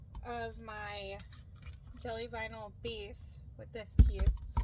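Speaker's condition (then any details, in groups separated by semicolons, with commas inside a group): No condition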